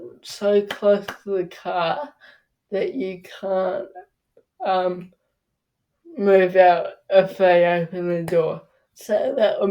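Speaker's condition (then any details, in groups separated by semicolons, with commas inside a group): Cerebral palsy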